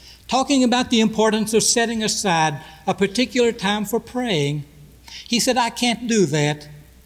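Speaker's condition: No condition

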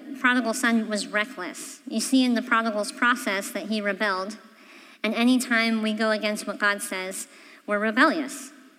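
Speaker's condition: Cleft palate; congenital

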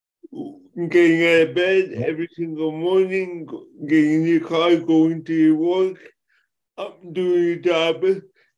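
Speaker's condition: Cerebral palsy; affects speech

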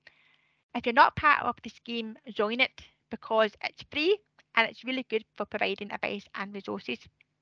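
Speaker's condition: Deafness; many years of speech therapy to learn to talk

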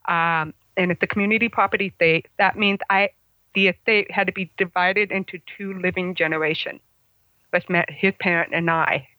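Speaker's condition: Congenital hearing loss, congenital, about 75% hearing loss; congenital deafness

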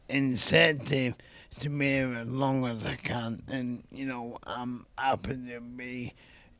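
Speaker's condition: ALS (motor neurone disease); young onset

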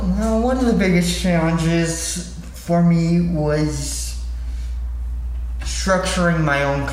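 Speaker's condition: Cerebral palsy; 19-year-old man, former patient at CRIT (Children's Rehabilitation Institute), therapists Natalie, Jose, Paula; host says he has a perfect voice for podcast, does voice acting

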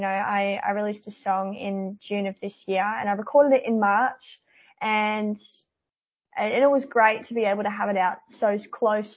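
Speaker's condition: Cleft palate; congenital cleft palate

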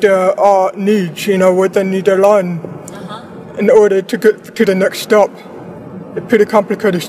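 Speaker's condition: Deafblindness; prosthetic eyes

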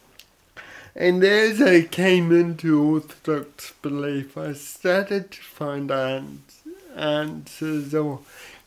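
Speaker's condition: Cerebral palsy; odd sort of voice

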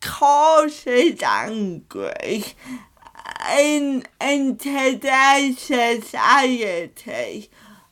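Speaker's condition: Cerebral palsy; disability known by age 2.5

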